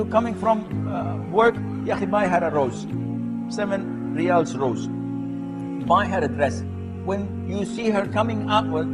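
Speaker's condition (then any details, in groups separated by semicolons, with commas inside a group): No condition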